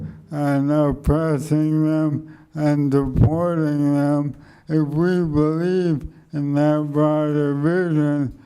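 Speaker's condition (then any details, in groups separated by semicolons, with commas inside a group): Motor neuron degeneration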